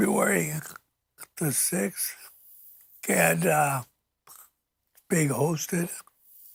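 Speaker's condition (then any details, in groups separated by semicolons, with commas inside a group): ALS; onset with twitching, three years to confirm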